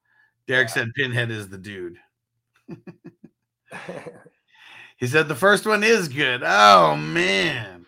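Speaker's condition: No condition

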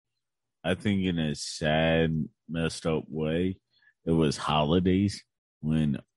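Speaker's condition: Cerebral palsy; hard to relax muscles

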